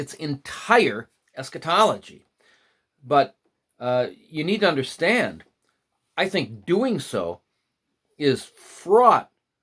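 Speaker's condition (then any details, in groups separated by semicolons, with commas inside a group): No condition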